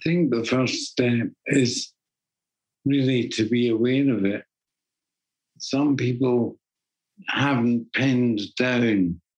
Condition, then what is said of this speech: Parkinson's disease. It's regulated, but my balance is iffy. My voice is going.